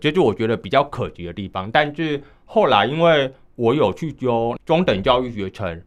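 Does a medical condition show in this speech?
Yes: hearing impairment, mild; unusual high-frequency hearing loss, low frequencies near normal, market hearing aids largely ineffective, uses atypical assistive device; underwent speech rehabilitation therapy.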